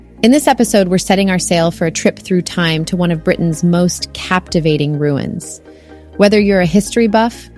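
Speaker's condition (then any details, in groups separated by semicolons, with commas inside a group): No condition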